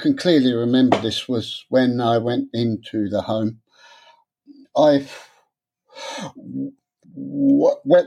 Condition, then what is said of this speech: Stuttering. As sometimes, and I still get stuck on some words now, and you could swap the word for something.